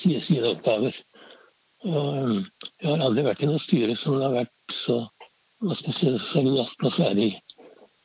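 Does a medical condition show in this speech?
Yes: Parkinson's disease; diagnosed around age 65, father also had Parkinson's after age 80, early reduced hand flexibility; main medication switched, hand flexibility regained, daily exercise since age 60, physiotherapists, physical capacity maintained.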